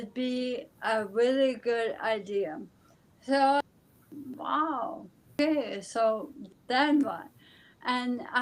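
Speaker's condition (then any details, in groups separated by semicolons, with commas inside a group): ALS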